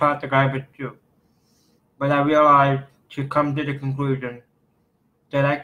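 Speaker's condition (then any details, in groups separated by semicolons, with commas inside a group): Cerebral palsy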